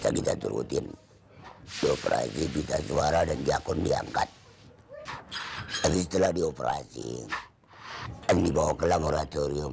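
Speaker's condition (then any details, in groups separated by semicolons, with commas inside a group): Laryngeal cancer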